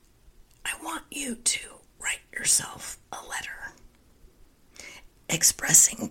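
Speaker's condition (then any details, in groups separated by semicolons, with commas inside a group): Spasmodic dysphonia; voice sounds like laryngitis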